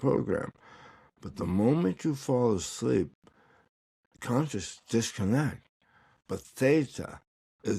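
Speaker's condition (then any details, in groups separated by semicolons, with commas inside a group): Tongue cancer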